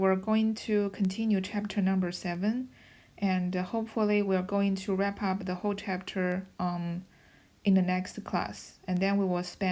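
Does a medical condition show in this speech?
No.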